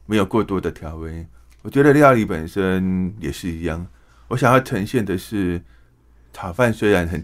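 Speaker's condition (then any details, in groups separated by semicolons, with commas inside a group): Hearing impairment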